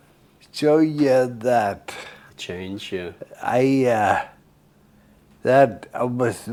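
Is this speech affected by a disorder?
Yes: Friedreich's ataxia.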